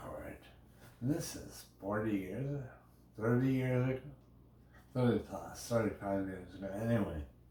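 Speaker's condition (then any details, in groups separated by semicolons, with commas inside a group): Brain injury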